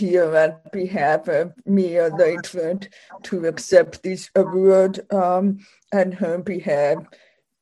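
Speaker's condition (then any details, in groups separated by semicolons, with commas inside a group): Deafness; uses sign language, sign language interpreter or captioning for communication access; speaks for self, also uses sign language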